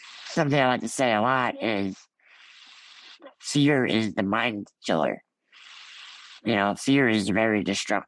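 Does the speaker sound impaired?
Yes: Ullrich congenital muscular dystrophy; from birth, diagnosed at 4, Ullrich found at 25 by DNA test; scoliosis surgery at 14 nearly fatal, stopped breathing 2 minutes six weeks later.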